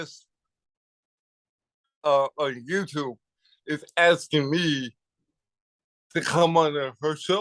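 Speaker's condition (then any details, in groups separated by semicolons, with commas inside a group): Cerebral palsy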